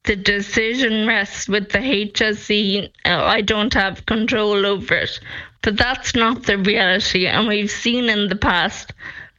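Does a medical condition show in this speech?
Yes: Friedreich's ataxia; diagnosed at age 12, progressive neurological condition, Skyclarys not funded by HSE drugs group; speech deteriorating, voice banking on software for couple of hours, offered synthetic voices, expects voice loss.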